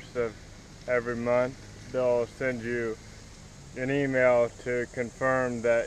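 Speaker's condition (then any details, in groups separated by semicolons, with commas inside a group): Cerebral palsy, spastic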